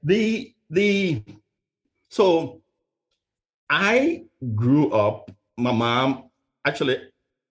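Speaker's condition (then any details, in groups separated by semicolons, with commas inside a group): Stuttering; stutter first noticed by mother at age 8, lifelong; fear of speaking in high school, tried to skip own valedictorian graduation speech; repeated words, blocks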